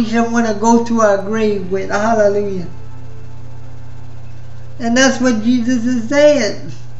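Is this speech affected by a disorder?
Yes: spastic cerebral palsy.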